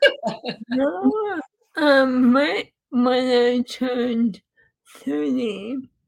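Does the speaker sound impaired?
Yes: ALS; quadriplegic, symptoms began about 11 years ago, diagnosed 10 years ago after about a year; singing and sound therapy; voice has obviously changed, once thought unable to sing, singing helps speaking and breathing.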